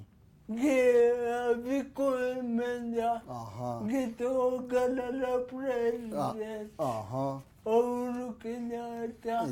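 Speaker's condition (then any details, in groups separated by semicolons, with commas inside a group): Cerebral palsy; brain damage, affects walking and speaking; speaks slowly, speaking effortful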